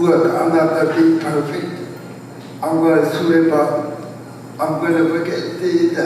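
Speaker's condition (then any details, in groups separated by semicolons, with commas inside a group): Cerebral palsy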